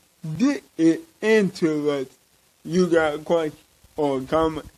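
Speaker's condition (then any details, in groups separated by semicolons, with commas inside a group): Cerebral palsy; from birth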